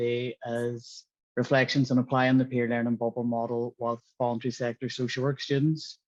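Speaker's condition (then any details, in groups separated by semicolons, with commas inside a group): No condition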